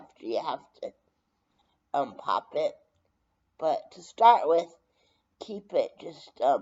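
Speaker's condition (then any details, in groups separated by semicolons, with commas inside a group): Brain injury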